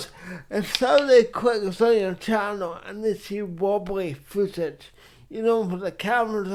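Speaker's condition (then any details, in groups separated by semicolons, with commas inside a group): Cerebral palsy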